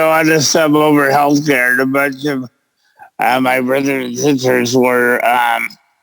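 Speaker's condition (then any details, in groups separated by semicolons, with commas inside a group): Cerebral palsy; present since birth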